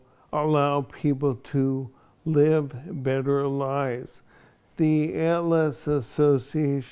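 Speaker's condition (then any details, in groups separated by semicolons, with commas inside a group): ALS; onset in one foot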